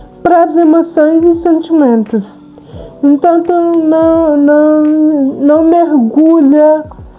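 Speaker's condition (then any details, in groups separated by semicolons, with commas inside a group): Cerebral palsy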